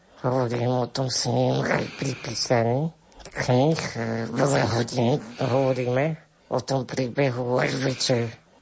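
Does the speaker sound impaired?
Yes: spinal muscular atrophy with tracheostomy; congenital progressive muscle wasting, onset early childhood, tracheostomy at age 14, ventilator breathing support; 24 years old, ventilator-assisted breathing via tracheostomy, progressive loss of ability to move; had to learn to push ventilator-delivered air up to vocal cords to speak.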